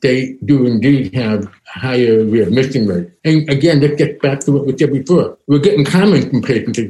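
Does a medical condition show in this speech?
Yes: deafness, profound; diagnosed at age four, no intervention first 3-4 years, mainstream schooling; cannot understand masked speakers.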